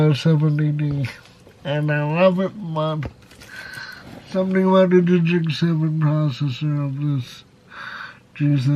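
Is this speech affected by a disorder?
Yes: cerebral palsy, severe; spastic type.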